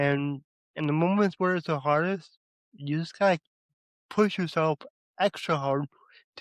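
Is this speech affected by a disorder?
Yes: cerebral palsy.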